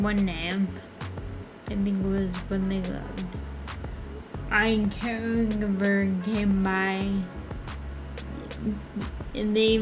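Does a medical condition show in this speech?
Yes: Friedreich's ataxia.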